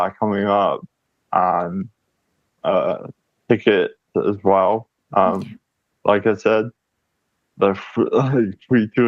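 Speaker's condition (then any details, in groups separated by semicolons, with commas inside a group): Cerebral palsy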